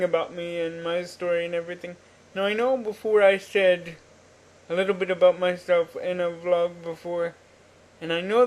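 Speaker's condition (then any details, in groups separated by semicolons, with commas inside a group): Cerebral palsy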